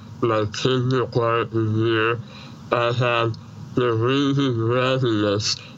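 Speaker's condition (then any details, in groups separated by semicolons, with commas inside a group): Treacher Collins syndrome, severe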